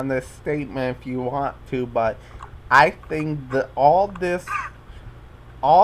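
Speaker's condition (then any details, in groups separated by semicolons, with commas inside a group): Cerebral palsy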